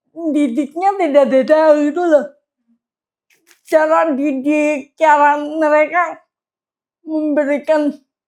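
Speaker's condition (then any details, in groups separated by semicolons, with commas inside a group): Cerebral palsy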